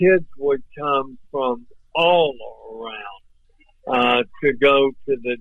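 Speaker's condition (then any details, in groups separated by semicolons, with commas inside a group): ALS; voice off but clear and understandable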